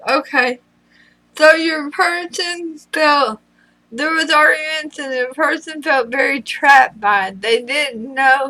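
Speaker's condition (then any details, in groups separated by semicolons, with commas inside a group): Throat cancer radiation damage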